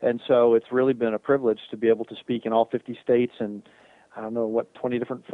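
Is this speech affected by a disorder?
No.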